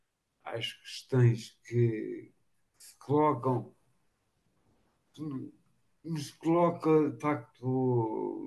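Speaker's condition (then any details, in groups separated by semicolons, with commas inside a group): Machado-Joseph disease (sca3); ataxia, gradual onset, movement control problems, falls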